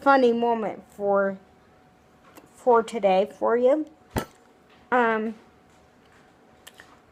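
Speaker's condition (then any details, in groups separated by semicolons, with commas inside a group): Cerebral palsy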